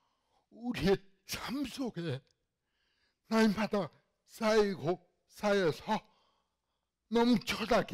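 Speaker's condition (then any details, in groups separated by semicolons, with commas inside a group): Cerebral palsy; fairly severe in childhood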